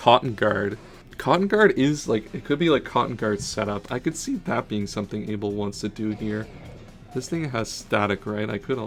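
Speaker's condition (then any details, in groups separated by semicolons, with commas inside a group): No condition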